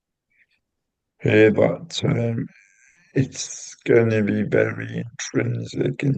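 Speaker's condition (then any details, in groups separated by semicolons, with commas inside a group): Cerebral palsy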